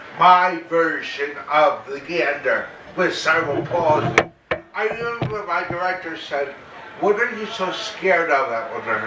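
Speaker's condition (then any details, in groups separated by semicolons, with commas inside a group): Cerebral palsy; very mild form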